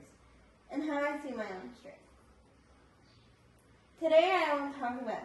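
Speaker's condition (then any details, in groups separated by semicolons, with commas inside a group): Spastic cerebral palsy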